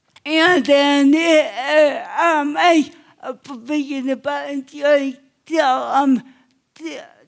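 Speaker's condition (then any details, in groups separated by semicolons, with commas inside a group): Cerebral palsy; obvious speech impairment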